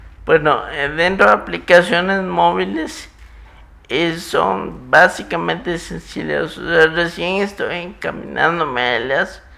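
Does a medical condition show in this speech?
Yes: muscular dystrophy.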